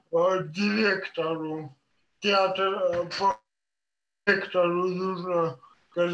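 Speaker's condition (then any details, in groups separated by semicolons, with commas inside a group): Cerebral palsy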